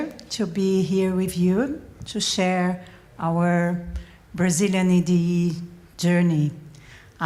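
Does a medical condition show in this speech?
No.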